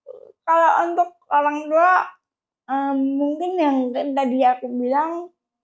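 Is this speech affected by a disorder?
Yes: cerebral palsy.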